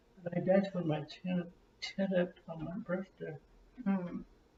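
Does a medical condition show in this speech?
Yes: cerebral palsy; from birth or womb, arm spasms.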